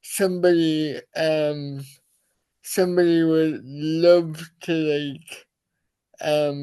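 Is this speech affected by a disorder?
Yes: cerebral palsy.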